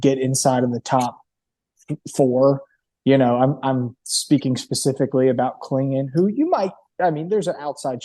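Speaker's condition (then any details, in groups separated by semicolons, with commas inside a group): No condition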